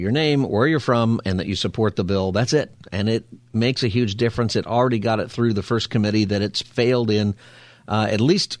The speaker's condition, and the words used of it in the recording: None; typical speech.